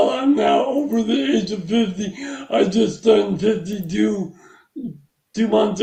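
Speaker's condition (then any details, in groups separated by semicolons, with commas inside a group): Traumatic brain injury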